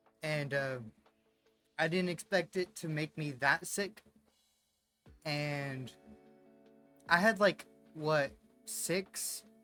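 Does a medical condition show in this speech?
No.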